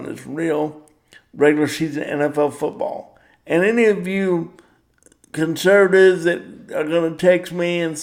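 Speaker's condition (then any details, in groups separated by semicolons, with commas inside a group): Cerebral palsy; power wheelchair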